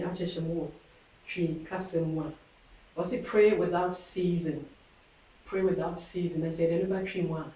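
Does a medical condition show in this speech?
No.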